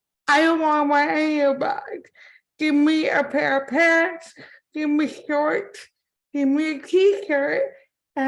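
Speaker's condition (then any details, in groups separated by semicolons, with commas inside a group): Cerebral palsy; impaired speech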